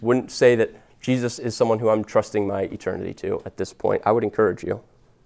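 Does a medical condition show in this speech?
No.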